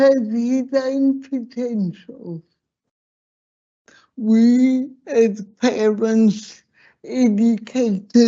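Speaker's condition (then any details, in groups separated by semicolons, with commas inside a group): Slurred speech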